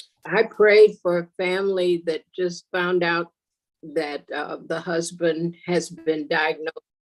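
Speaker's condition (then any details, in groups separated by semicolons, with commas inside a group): No condition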